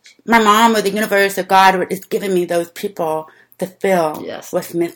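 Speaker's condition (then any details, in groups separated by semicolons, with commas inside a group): Deafness; deaf since childhood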